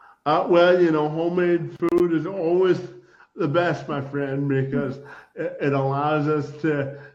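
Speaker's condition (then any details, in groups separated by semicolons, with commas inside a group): Quadriplegic cerebral palsy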